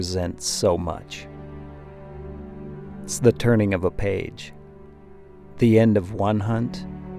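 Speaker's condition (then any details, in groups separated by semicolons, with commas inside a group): No condition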